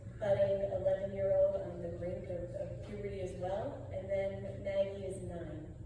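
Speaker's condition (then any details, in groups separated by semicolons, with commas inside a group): No condition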